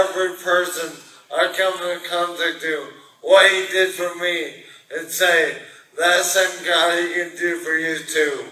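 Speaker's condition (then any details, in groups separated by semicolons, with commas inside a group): Brain injury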